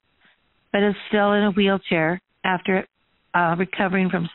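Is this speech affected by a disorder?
No.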